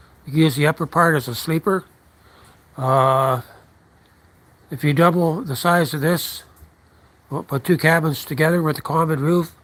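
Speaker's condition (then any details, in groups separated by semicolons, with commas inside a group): No condition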